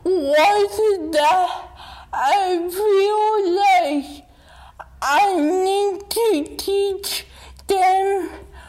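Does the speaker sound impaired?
Yes: dystonia; takes deep breath and relaxes when tense to gain control, calms before able to speak.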